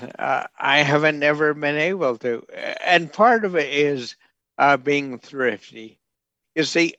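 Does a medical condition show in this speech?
Yes: bulbar onset ALS; bulbar onset Lou Gehrig's disease, neurological, affects nerves and muscles, mouth, nose, throat first, then hands; progressing, hands slow, walking and running harder, outwardly looks unaffected; severely impaired, very slow, likened to elderly drunk man, calls self unable to talk.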